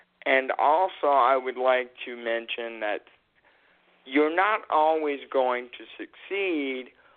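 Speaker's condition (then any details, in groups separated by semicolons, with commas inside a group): Cerebral palsy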